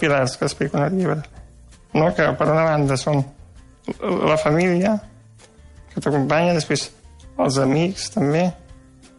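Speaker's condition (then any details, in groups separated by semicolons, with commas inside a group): Duchenne muscular dystrophy; housebound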